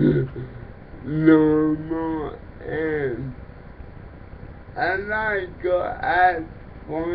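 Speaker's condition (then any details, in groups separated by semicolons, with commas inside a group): Cerebral palsy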